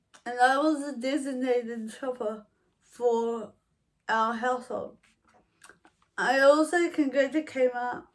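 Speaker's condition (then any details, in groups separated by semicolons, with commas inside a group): Cerebral palsy, mild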